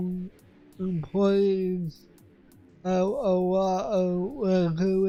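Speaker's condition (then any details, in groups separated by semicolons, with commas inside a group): Cerebral palsy; affects voice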